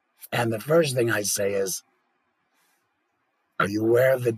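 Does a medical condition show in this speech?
Yes: total laryngectomy; no larynx or vocal folds, permanent stoma, tracheoesophageal voice prosthesis placed seven months later; tracheoesophageal puncture about 8 millimeters, can aspirate through prosthesis leaks, one prosthesis used four years; speaks by forcing lung air through prosthesis flap into esophagus, esophageal segment changes speech.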